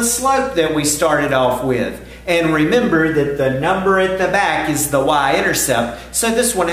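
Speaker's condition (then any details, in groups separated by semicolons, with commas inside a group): No condition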